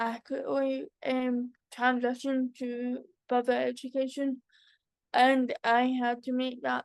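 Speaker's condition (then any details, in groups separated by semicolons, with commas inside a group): Cerebral palsy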